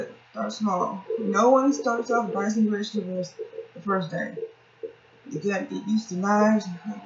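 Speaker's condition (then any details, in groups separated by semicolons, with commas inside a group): Cerebral palsy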